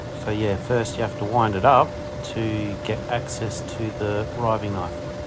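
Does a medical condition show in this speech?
No.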